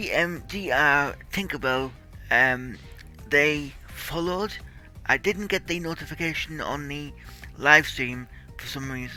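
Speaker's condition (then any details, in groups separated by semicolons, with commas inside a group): Cerebral palsy; tight muscles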